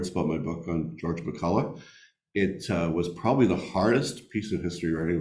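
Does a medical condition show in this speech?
No.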